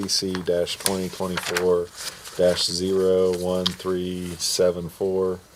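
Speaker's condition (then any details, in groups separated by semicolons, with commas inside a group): No condition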